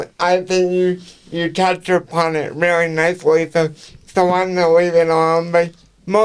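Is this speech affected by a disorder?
Yes: cerebral palsy; speech affected to an extent.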